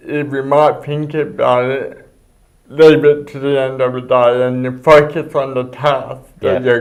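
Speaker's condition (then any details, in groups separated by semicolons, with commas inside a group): Cerebral palsy; speech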